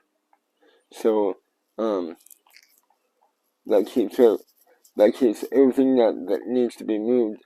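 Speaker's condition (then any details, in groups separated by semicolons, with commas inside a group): Cerebral palsy; tends to mess up words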